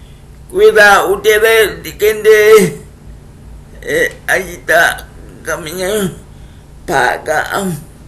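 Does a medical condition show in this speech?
Yes: cerebral palsy; speech affected by condition.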